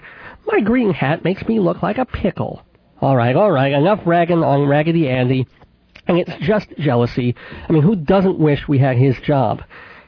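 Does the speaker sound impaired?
Yes: cleft palate with lisp, cleft lip and palate, mild; therapy with Mrs. Adler.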